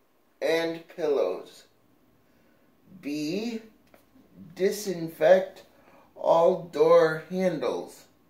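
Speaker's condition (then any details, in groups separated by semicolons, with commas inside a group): Cerebral palsy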